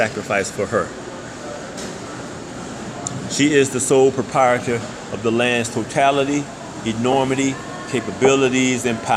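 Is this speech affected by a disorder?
No.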